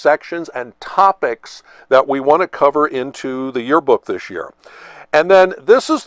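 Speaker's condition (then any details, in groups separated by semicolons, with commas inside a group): No condition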